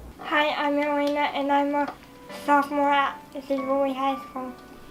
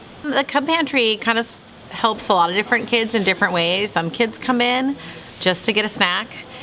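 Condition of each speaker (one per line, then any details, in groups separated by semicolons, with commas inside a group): Cerebral palsy; from birth
No condition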